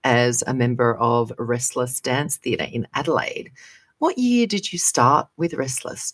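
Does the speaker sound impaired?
No.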